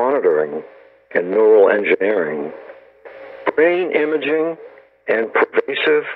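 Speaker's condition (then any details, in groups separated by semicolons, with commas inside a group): No condition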